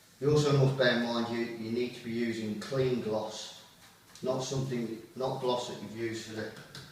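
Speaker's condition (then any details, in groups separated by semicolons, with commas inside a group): No condition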